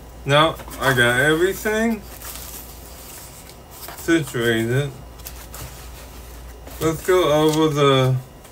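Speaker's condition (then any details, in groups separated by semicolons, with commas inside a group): Ataxic cerebral palsy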